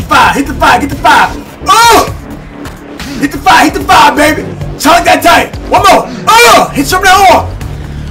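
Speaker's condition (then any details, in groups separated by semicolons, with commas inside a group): No condition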